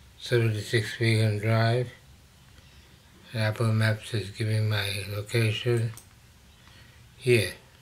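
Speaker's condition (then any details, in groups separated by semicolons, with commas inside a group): Slurred speech from poisoning; hypersalivation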